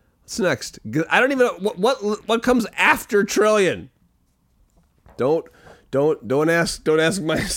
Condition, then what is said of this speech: No condition.